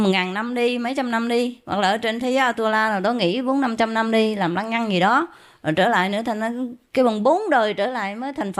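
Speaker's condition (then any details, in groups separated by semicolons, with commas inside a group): No condition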